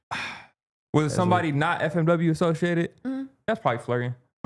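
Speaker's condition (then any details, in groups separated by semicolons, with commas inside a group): No condition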